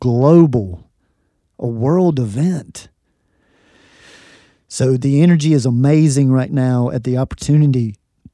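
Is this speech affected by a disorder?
No.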